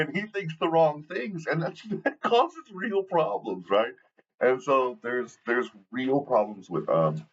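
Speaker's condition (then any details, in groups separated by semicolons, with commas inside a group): No condition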